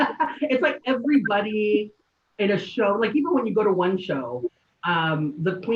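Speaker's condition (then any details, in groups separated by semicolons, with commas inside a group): No condition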